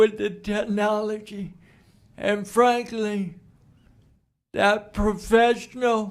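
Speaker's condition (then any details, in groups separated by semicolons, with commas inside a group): Cerebral palsy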